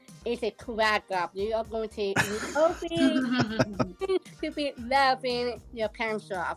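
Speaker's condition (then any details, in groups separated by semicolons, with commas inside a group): Down syndrome; present from birth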